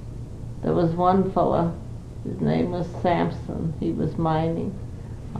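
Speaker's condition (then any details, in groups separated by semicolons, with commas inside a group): Parkinson's; not very able to do much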